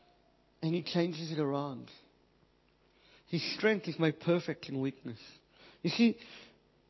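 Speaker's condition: Cleft palate, Pierre Robin syndrome

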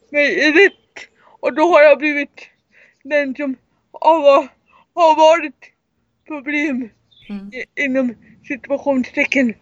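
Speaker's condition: Cerebral palsy, severe

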